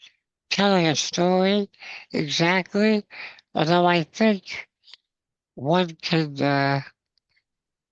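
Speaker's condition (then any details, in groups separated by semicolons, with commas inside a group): Spinal muscular atrophy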